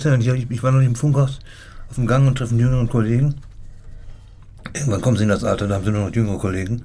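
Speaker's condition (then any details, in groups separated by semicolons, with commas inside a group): Parkinson's disease; shrinking handwriting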